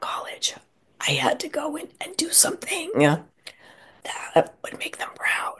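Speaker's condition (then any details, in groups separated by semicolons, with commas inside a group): Spasmodic dysphonia; year and a half since diagnosis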